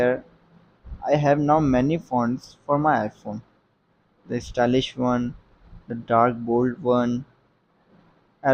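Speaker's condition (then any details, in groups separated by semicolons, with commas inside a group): No condition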